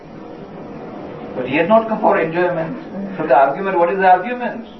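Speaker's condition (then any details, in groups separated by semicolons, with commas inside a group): No condition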